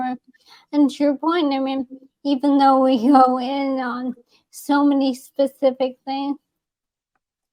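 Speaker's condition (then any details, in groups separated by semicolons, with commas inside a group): ALS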